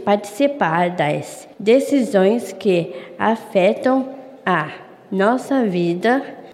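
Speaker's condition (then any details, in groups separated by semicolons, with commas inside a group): Down syndrome; chromosome 21 alteration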